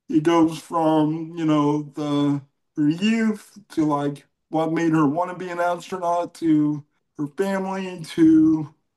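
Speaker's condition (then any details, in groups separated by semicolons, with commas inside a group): Cerebral palsy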